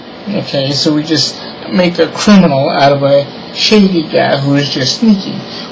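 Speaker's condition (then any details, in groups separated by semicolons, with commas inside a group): Cerebral palsy; diplegia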